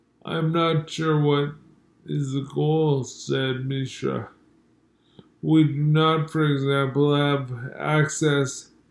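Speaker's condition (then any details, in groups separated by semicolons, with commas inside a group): Multiple sclerosis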